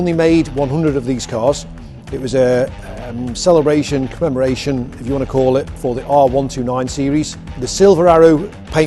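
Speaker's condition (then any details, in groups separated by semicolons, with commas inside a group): No condition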